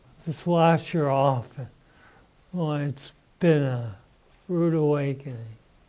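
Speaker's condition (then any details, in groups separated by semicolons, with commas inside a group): Parkinson's disease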